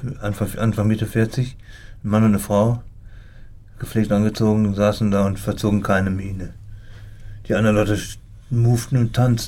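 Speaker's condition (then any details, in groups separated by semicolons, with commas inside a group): Parkinson's disease; symptoms initially ignored, brainstem and movement affected, fine motor decline, shrinking handwriting; says speech, cognition and memory not affected by Parkinson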